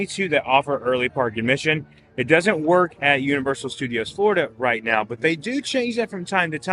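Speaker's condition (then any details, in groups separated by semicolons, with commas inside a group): No condition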